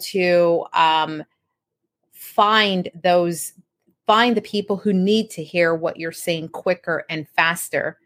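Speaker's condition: No condition

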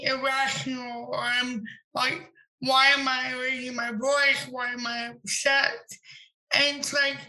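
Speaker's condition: Cerebral palsy; since birth, uses wheelchair

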